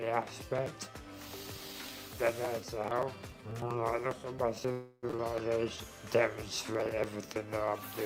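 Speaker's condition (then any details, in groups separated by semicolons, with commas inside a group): Motor neurone disease; voice deteriorated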